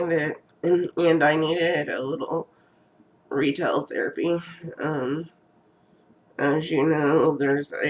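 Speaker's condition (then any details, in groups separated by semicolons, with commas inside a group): Cerebral palsy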